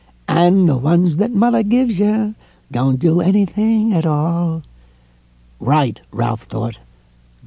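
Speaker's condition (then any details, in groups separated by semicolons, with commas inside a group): No condition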